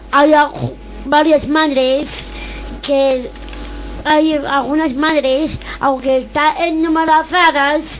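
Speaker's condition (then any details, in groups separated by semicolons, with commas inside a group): Down syndrome; reads news item aloud on live radio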